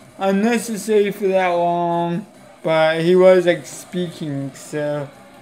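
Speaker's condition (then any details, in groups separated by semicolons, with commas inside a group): Cerebral palsy; affects legs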